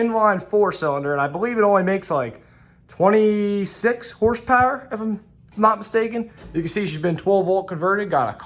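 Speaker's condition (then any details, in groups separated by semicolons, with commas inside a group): No condition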